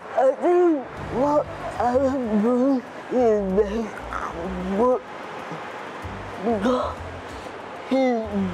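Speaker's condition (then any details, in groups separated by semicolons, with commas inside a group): Cerebral palsy; difficulties with verbal communication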